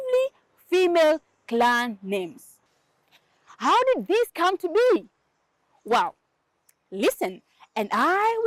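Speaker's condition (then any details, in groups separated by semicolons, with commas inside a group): No condition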